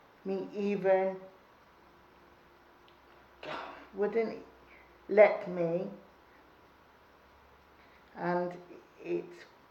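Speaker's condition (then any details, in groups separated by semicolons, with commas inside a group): Cerebral palsy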